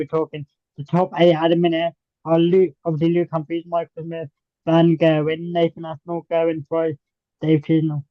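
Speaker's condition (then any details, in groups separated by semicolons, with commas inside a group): Cerebral palsy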